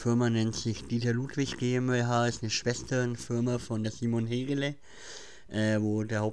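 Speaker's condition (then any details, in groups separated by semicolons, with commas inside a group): Cleft palate; present since childhood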